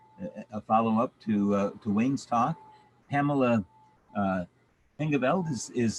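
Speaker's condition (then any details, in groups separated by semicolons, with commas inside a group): No condition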